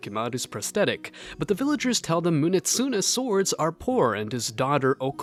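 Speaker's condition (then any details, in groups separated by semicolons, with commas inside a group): No condition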